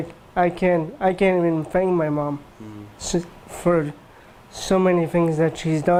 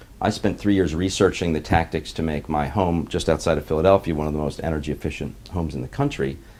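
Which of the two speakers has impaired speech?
The first: cerebral palsy.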